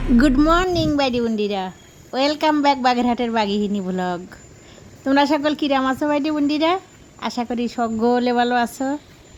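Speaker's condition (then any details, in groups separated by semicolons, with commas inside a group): No condition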